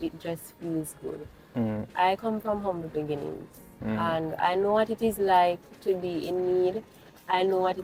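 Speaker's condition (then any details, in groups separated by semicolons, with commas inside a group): No condition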